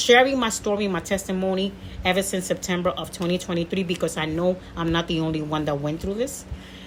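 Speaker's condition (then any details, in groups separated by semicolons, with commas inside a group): No condition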